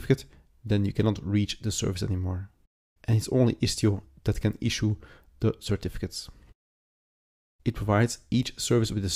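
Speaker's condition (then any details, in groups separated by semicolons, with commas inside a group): No condition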